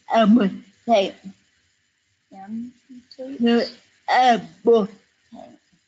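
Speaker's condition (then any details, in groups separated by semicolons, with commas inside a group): Cerebral palsy; present from birth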